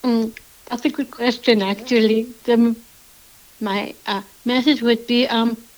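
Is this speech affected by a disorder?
Yes: Down syndrome.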